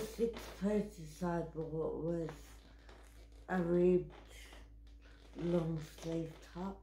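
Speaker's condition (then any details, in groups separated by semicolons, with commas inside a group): Cerebral palsy; wheelchair user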